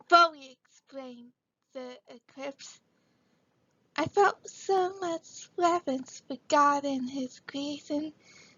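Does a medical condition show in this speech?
Yes: cerebral palsy.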